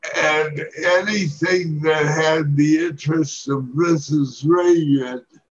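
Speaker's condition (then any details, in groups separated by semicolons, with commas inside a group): Parkinson's disease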